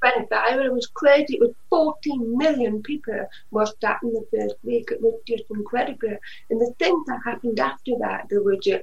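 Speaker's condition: Usher syndrome (deafblindness), profoundly deaf since birth; genetic, progressive, profoundly deaf from birth, tunnel vision noticed at age 9, cochlear implants after 30 years; 5% vision in both eyes, uses cane, hears via cochlear implants, sometimes removes them

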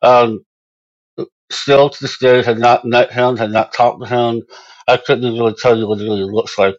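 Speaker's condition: Moebius syndrome; congenital

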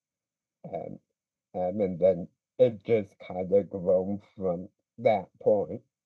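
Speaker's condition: Speech impediment

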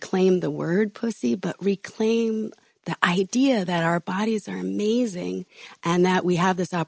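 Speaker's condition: No condition

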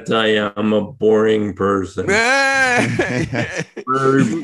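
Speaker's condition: ALS; hard to speak for long periods right now

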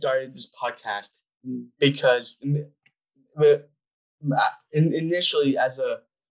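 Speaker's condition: Down syndrome; public speaker

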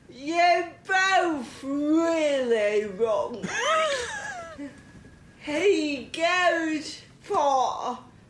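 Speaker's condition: Cerebral palsy

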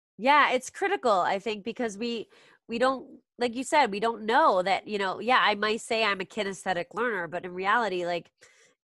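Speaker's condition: No condition

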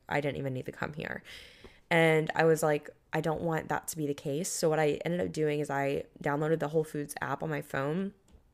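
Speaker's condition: No condition

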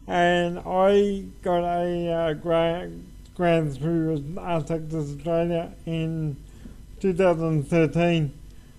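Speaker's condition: Cerebral palsy; uses wheelchair

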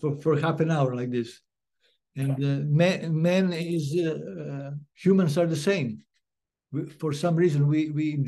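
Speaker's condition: Parkinson's disease; some symptoms reversed

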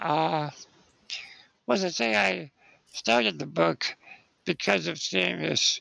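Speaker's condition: Spinal muscular atrophy; spinal muscular atrophy from birth, muscle weakness, lifelong wheelchair use

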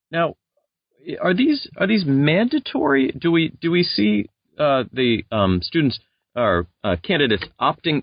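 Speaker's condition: No condition

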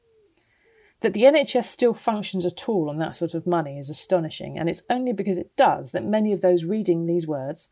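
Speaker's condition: No condition

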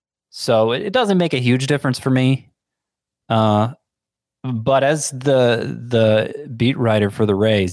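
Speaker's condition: No condition

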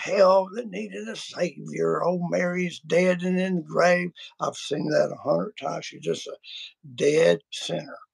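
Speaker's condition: Vocal cord surgery; multiple vocal cord surgeries

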